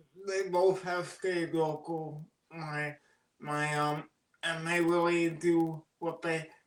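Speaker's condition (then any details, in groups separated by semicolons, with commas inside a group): Cerebral palsy; birth oxygen deprivation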